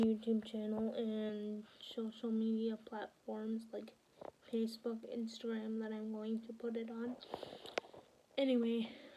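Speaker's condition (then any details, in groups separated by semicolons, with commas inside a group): Cerebral palsy, spastic quadriplegic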